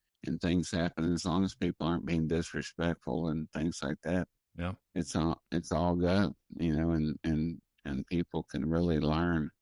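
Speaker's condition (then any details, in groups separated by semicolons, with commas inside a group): Primary progressive multiple sclerosis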